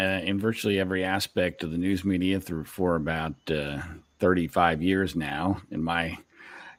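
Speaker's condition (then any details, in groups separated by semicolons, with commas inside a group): No condition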